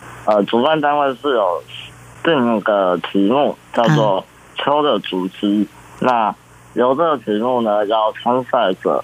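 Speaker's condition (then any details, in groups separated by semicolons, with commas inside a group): Congenital muscular dystrophy; present from birth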